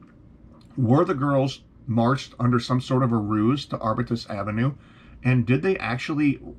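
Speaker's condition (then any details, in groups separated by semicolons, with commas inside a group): No condition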